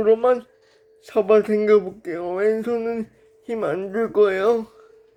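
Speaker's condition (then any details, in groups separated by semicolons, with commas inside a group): Brain lesion disability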